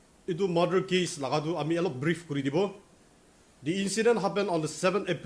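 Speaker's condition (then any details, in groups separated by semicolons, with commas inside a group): No condition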